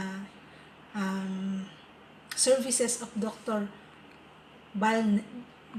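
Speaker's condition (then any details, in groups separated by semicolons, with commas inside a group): No condition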